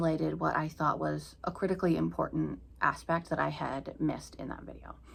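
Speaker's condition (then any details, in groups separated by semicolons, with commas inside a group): No condition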